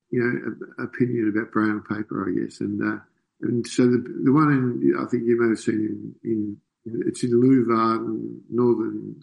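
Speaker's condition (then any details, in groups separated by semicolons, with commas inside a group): Parkinson's disease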